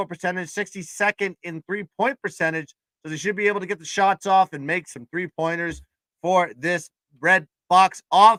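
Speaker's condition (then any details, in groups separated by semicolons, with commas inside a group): No condition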